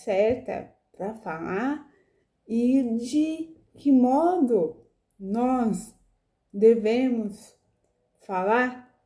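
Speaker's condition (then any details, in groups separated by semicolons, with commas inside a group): Cerebral palsy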